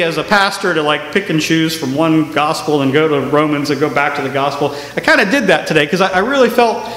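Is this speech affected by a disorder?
No.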